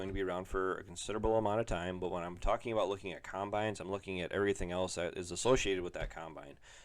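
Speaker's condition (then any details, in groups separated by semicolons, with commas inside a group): No condition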